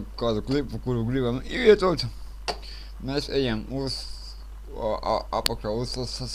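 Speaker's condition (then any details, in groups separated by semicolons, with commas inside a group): Cerebral palsy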